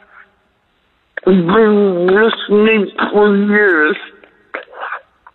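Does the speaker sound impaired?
Yes: facial dystonia; very painful.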